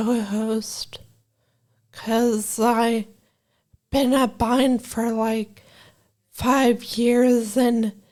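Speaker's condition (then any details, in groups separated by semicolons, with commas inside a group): Brain injury from aneurysm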